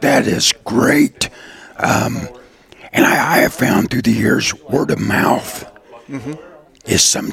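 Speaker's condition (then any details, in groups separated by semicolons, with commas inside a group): Throat cancer survivor; cancer beaten; raspy voice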